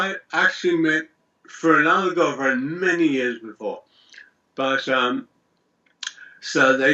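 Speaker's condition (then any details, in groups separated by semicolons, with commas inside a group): Multiple sclerosis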